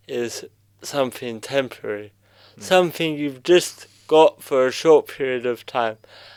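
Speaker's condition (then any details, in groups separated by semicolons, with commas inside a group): Cerebral palsy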